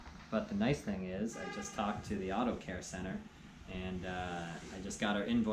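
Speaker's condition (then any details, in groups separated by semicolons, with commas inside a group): No condition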